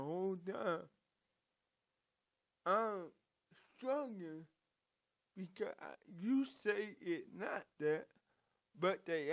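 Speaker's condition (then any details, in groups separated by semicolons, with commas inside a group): Cerebral palsy; from birth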